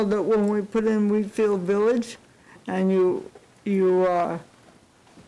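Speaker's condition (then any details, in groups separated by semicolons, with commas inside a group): Cerebral palsy; unable to type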